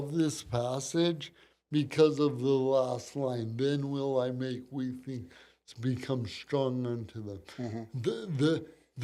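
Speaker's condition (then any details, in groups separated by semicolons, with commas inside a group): Cerebral palsy; from birth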